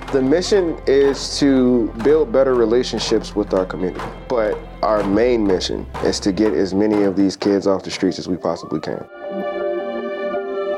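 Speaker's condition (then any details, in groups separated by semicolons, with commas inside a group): No condition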